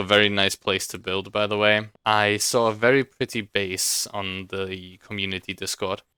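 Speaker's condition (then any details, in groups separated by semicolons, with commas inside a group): No condition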